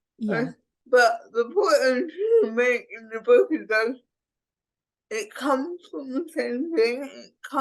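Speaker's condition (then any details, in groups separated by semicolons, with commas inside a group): Cerebral palsy; speech impediment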